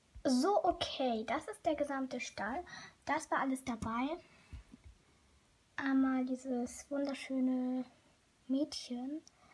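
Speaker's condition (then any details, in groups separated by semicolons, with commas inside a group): No condition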